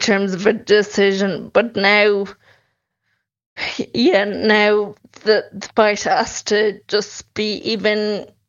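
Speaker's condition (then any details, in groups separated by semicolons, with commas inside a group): Friedreich's ataxia; costly drug treatment not available in Ireland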